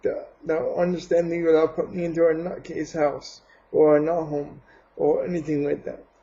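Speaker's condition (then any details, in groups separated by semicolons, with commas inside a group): Cerebral palsy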